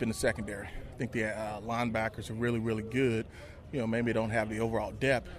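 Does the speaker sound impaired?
No.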